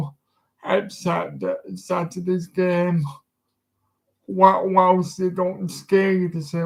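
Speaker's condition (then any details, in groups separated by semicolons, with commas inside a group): Disability affecting speech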